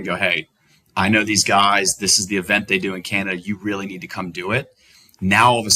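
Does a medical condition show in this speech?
No.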